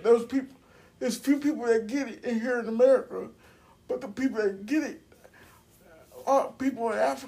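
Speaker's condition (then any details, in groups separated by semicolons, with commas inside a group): Cerebral palsy; uses wheelchair, age 42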